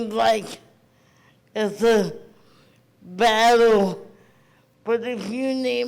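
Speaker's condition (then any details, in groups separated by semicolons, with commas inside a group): Cerebral palsy; present from birth, premature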